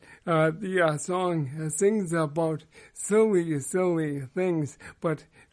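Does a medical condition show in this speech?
Yes: ALS; over 12 years since diagnosis, slower progression than most, worsening daily.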